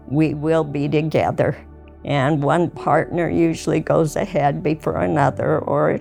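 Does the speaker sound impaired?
Yes: ALS; rare incurable progressive neurodegenerative disease, diagnosed about 3 years ago, lost ability to walk, wheelchair user.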